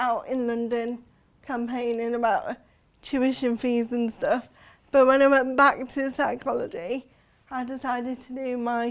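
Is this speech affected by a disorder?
Yes: cerebral palsy; since birth.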